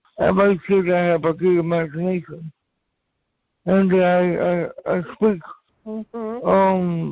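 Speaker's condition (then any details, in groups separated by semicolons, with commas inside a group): Cerebral palsy; from birth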